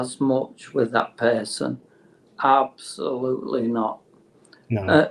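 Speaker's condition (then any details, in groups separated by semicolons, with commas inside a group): Motor neurone disease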